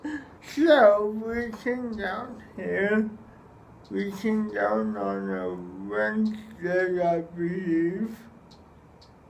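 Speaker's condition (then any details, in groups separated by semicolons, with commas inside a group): Cerebral palsy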